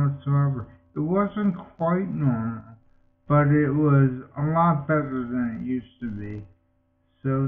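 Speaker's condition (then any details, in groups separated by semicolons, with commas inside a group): Multiple sclerosis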